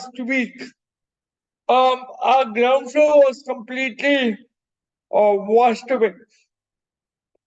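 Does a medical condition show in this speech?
Yes: cerebral palsy.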